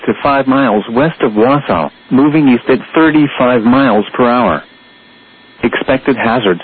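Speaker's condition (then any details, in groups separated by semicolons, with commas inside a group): No condition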